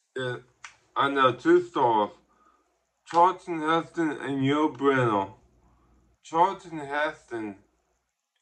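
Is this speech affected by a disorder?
Yes: ataxic cerebral palsy.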